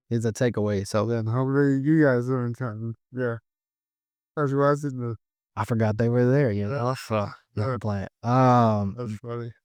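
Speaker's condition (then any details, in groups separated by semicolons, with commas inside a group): Cerebral palsy; caused by stroke at birth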